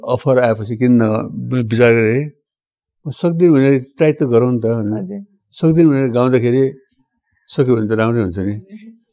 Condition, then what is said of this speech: Parkinson's disease. टिभीबाट सुन्दाखेरि आफै बोलेको आफै नबुझिया हुन्छ कतिपय अहिले बोलेको पनि कतिपय बुझिँदैन होला